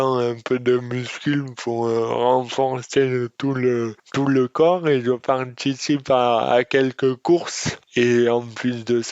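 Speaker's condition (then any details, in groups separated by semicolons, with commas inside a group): Dystonia; speech disorder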